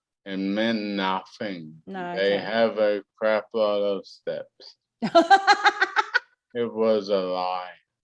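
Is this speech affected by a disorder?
Yes: cerebellar ataxia; speech affected, hard to understand.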